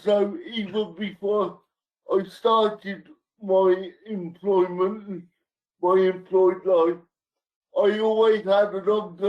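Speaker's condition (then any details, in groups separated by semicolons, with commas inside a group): Cerebral palsy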